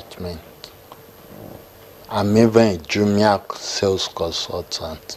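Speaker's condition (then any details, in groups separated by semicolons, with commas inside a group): Cerebral palsy; affects movement and muscle tone; diagnosed as adult, about eight years ago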